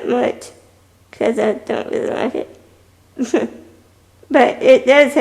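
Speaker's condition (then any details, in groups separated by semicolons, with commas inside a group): Spinal muscular atrophy type 2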